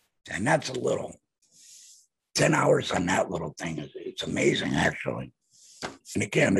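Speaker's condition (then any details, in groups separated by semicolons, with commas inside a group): Laryngectomy, voice prosthesis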